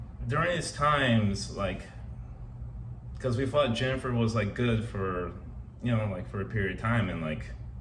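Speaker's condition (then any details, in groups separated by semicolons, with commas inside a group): No condition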